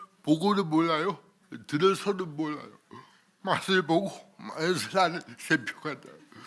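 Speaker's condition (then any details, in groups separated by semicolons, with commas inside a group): Cerebral palsy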